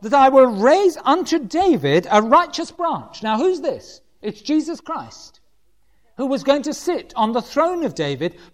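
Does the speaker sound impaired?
No.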